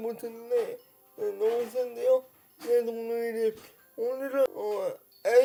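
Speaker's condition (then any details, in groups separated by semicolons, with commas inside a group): Brain lesion disability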